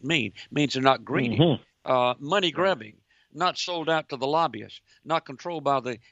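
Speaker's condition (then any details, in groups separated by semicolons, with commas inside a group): No condition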